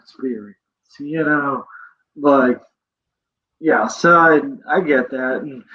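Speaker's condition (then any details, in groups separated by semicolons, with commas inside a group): Cerebral palsy; present from birth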